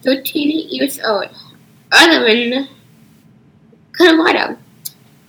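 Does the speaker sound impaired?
Yes: Down syndrome; spinal fusion surgery, works with life skills and communications consultant Loie k; age 13.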